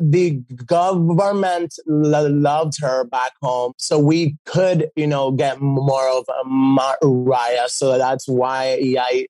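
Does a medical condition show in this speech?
Yes: stutter; fluent when singing; stutter goes away when singing; here repeated sounds, prolonged sounds.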